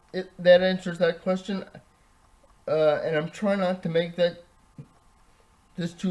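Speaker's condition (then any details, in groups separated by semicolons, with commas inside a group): Cerebral palsy, spastic diplegia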